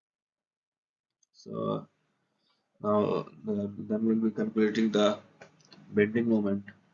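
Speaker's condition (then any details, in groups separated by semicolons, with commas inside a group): No condition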